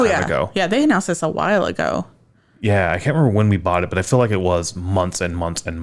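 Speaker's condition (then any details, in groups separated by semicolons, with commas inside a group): No condition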